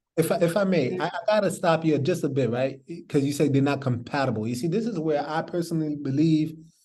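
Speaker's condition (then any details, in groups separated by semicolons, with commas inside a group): No condition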